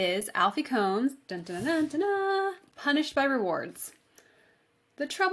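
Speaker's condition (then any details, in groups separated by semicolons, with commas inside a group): No condition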